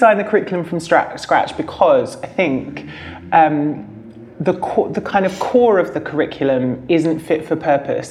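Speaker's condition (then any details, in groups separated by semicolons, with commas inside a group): No condition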